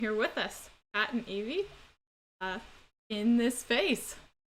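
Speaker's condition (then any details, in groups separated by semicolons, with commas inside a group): No condition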